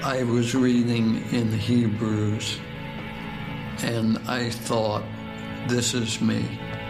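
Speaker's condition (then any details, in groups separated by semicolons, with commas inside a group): ALS, speech-generating device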